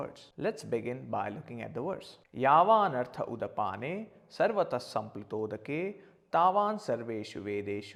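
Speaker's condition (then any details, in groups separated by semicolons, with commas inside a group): No condition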